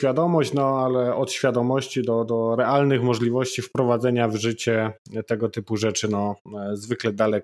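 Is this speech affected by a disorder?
No.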